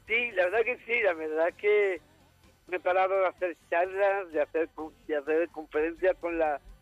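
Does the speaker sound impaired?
Yes: Down syndrome; genetic, extra chromosome.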